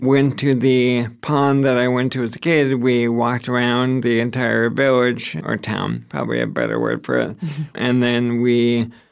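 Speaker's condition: ALS; onset with left hand weakness, cramping using a pen, diagnosed at 36, progressive motor neuron degeneration

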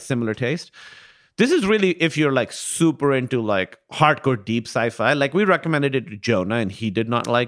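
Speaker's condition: No condition

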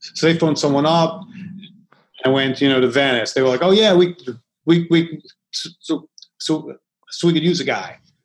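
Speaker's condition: Stutter; ongoing stutter, amount varies unpredictably, past silent blocks cut off voicemail recordings; fillers and repetitions before words, severity varies unpredictably; repeated words, prolonged sounds

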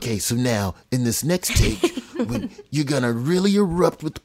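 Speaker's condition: No condition

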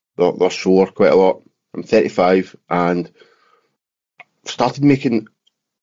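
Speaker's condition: No condition

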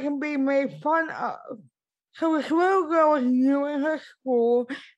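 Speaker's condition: Cerebral palsy; impaired speech, speaks concisely and quickly to hold listeners' attention

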